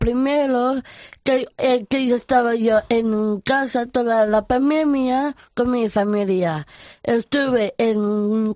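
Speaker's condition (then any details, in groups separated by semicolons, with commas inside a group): Down syndrome; congenital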